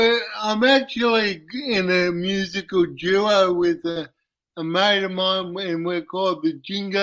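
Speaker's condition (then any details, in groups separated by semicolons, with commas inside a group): Cerebral palsy; uses wheelchair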